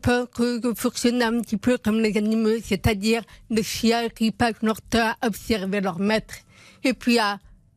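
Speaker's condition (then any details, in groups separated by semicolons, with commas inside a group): Profound congenital deafness; implant partly misplaced, third of electrodes in middle ear, lip-reads, phone via apps, first call at 36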